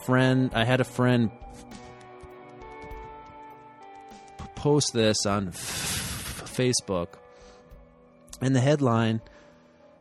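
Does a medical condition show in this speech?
Yes: stuttering; past therapy with fluency training, avoidance reduction, same therapy as Roisin; tightening during blocks, struggle in technical talk, can modify stutter; here blocks.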